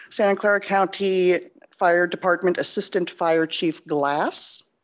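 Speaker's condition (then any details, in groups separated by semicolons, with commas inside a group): No condition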